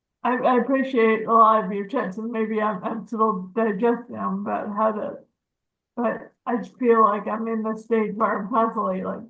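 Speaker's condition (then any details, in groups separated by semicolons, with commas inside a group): Cerebral palsy; walks at home, wheelchair outside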